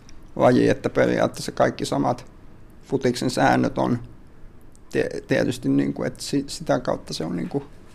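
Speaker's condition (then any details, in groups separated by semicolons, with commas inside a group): Duchenne muscular dystrophy; has personal assistant Sini Pesonen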